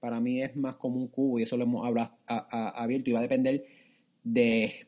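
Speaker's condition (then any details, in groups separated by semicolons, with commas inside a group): Stuttering; somewhat more severe than co-host Andrés's stutter; some words hard to pronounce properly, acquired skills to work around stutter; prolonged sounds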